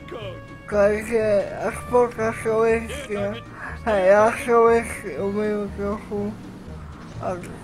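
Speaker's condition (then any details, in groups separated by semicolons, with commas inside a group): Cerebral palsy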